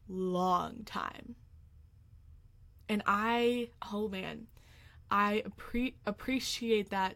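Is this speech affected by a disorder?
Yes: stuttering; fear of speaking in front of groups, school accommodations for presenting projects, found national stuttering association; many fears about speaking; here repeated sounds, prolonged sounds.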